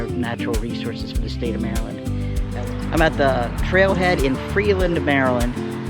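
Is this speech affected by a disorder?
No.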